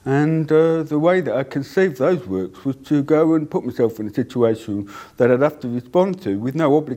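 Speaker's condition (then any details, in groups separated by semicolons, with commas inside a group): Deafness; cannot hear own voice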